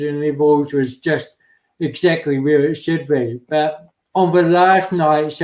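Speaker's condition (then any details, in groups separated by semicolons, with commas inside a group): Cerebral palsy; affects speech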